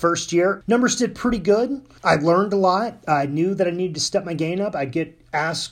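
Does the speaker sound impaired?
No.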